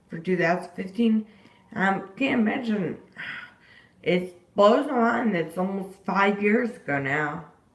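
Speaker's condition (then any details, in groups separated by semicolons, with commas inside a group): Disability causing slurred speech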